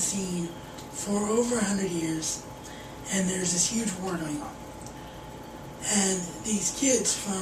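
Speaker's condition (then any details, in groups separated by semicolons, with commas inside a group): Cerebral palsy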